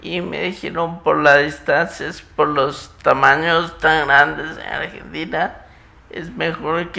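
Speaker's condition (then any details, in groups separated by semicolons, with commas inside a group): Muscular dystrophy; genetic, affects movement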